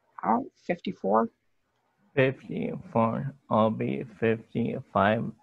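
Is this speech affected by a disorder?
Yes: ALS.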